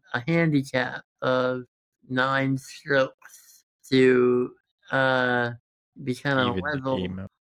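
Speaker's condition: Congenital muscular dystrophy; present since birth

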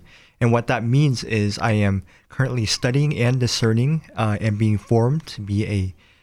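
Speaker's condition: Cleft palate; nose and lip

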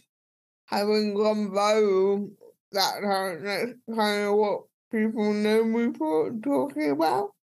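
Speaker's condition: Cerebral palsy; speech impediment

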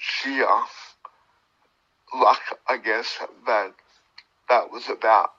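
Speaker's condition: Cerebral palsy; born two months premature

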